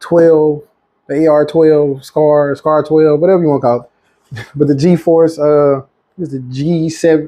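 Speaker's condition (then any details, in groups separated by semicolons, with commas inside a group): No condition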